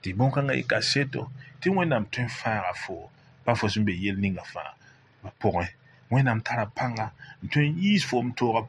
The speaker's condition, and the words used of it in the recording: None; typical speech.